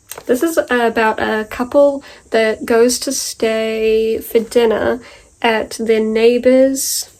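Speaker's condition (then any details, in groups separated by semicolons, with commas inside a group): No condition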